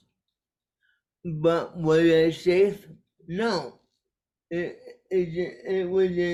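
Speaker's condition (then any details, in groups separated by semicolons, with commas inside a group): Cerebral palsy; caused by brainstem aneurysm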